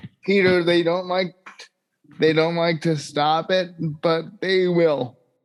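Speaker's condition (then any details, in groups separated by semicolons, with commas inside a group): Cerebral palsy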